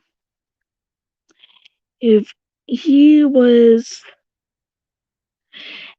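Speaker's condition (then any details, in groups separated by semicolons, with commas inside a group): Cerebral palsy; tracheotomy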